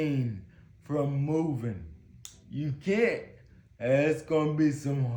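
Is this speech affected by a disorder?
Yes: ataxia; spinocerebellar ataxia type 7, inherited, affects motor skills.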